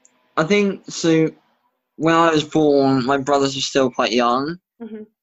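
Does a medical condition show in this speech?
Yes: bilateral cleft lip and palate; congenital, severe, found at birth, over 30 operations, surgeries repeated 3-4 times, many grommets, bleeding ear infections, very poor childhood hearing; age 22, 35th operation tomorrow, recent plastic surgery, jaw surgery planned; relearned speech after each palate surgery, practiced alphabet.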